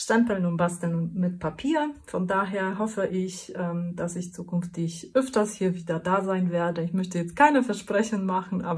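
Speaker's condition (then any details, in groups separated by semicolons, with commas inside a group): No condition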